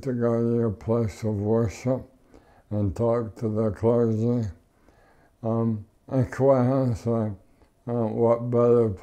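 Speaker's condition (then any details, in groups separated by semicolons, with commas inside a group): ALS; hand and finger weakness, finger glove; mucus once blocked airway, could not breathe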